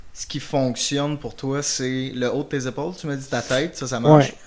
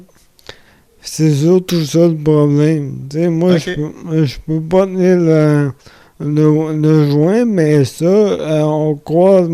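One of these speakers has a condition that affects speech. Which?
The second: amyotrophic lateral sclerosis.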